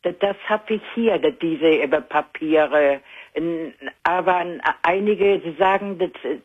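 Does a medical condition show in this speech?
Yes: stuttering; stuttering noticed at age 10, lifelong, several therapies incl. breathing therapy from Holland, only partial improvement; age 61, still stutters, audible on call; not fluent, at worst only one word out in half a day; here repeated sounds, blocks.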